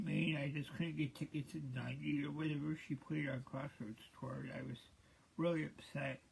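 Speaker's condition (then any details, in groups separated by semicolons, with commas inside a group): Cerebral palsy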